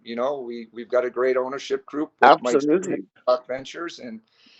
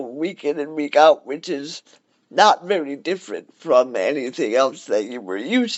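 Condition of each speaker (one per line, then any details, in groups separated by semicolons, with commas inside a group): No condition
Cerebral palsy; cerebral palsy, wheelchair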